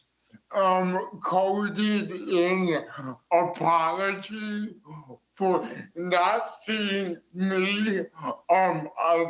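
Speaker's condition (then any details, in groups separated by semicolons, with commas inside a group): Cerebral palsy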